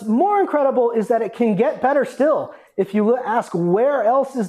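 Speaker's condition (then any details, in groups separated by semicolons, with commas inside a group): No condition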